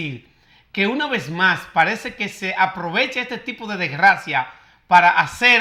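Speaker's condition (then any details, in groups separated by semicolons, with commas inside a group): No condition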